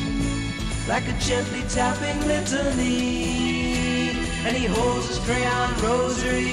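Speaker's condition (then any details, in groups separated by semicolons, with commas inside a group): No condition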